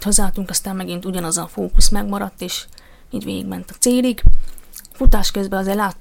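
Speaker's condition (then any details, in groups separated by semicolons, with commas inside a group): Deafness; cochlear implant 2.5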